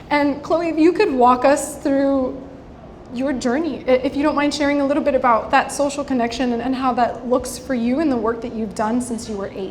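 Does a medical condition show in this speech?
No.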